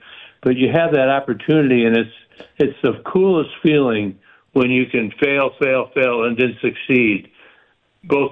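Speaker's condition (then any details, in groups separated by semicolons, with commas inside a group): Parkinson's; stays active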